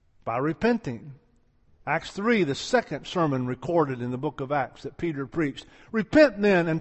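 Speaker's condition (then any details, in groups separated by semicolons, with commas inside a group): No condition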